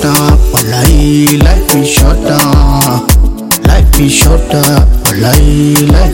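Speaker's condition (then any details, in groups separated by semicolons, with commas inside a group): No condition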